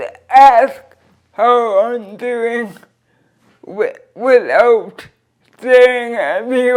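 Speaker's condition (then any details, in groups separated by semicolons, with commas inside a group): Cerebral palsy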